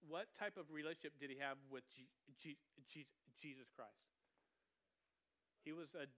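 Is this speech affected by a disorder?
Yes: stuttering; stutter noticed by listeners after speaking in big church, regular youth group unaware of it; here repeated sounds.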